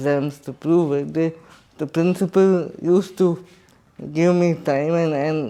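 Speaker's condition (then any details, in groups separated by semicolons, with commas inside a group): Cerebral palsy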